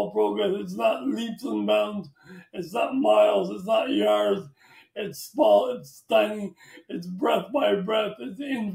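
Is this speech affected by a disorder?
Yes: traumatic brain injury.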